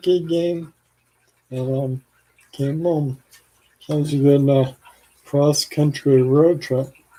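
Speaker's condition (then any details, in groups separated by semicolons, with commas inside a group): ALS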